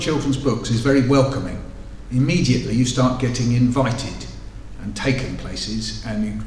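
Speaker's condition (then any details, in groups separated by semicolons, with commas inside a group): No condition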